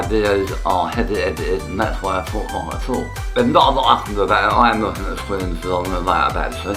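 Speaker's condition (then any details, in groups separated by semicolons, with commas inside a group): Tongue cancer; half tongue removed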